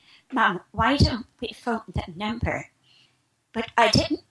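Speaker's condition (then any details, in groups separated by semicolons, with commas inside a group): Spasmodic dysphonia; spasmodic dysphonia for past 3 years, described as strangulation of the esophagus; expects to speak perfectly in a few minutes, asks hosts for healing meanwhile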